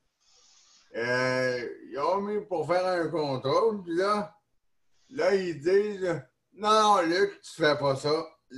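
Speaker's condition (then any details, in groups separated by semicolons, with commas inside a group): Neonatal cerebral palsy; neonatal onset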